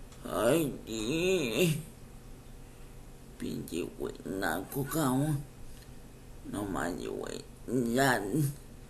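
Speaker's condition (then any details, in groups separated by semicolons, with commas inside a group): Cerebral palsy; speech affected by condition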